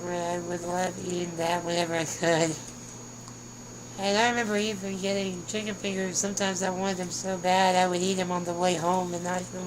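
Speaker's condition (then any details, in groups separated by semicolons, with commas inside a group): Spinal muscular atrophy; tracheostomy, tongue and mouth muscles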